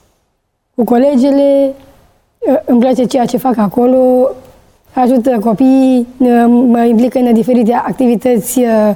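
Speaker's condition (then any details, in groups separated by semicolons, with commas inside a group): Down syndrome; Trisomy 21, genetic, from birth, definitive diagnosis at age 5, small stature, physical and cognitive delay; about 32 years old; late speech onset, started speaking around 3.5 years to 3 years 8 months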